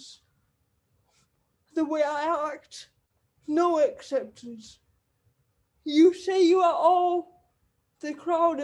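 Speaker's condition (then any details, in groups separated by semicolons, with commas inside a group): Cerebral palsy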